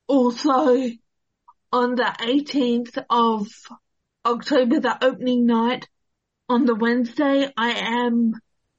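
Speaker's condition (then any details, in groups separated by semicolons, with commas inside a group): Cerebral palsy; poor balance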